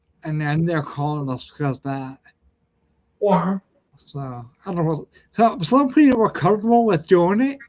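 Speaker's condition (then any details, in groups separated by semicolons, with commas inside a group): Ataxia; speech impediment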